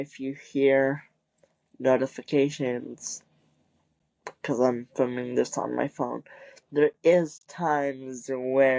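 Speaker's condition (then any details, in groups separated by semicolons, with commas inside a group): Cerebral palsy; wheelchair user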